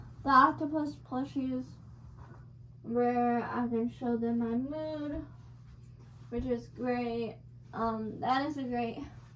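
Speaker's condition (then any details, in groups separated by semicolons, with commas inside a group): Cerebral palsy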